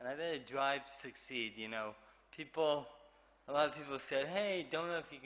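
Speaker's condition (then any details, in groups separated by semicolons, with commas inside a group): Cerebral palsy; physical and occupational therapy from early age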